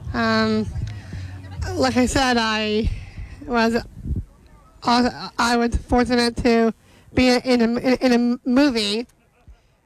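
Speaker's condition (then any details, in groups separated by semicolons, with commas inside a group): Down syndrome; intellectual disability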